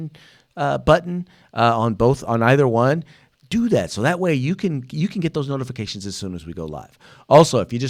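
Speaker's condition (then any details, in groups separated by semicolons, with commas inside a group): No condition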